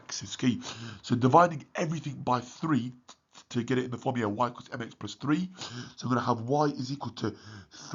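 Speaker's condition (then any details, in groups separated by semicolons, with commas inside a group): No condition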